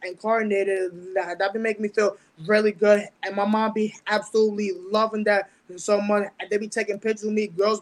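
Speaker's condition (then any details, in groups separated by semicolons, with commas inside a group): Stutter; mild speech impediment since about age 10, autism spectrum, born with intellectual learning disability, hears things oddly; long feared certain words coming out when talking on stage; repeated sounds, blocks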